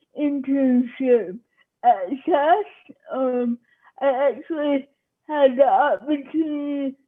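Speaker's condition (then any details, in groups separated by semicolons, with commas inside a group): Cerebral palsy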